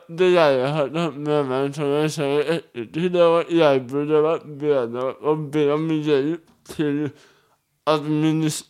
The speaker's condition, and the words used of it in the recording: Cerebral palsy. Jeg tror det har mye med talevanskene mine, og også det jeg har spørsmål som gjør at jeg noen ganger selv føler at jeg kan se ganske dum ut.